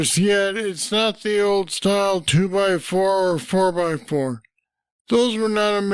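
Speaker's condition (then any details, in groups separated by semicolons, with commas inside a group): Parkinson's disease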